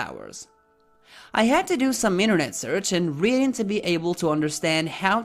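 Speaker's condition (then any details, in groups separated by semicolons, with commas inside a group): No condition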